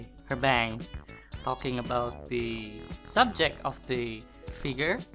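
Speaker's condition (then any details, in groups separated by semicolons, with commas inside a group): No condition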